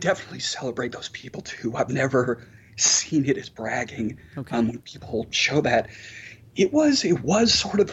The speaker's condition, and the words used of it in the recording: Spasmodic dysphonia. It's basically whenever you speak, your vocal cords break open. So it sounds really breathy on certain syllables.